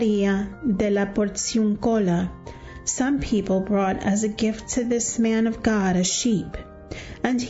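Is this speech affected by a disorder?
No.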